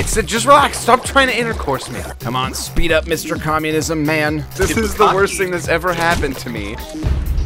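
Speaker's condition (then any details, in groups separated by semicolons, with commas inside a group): No condition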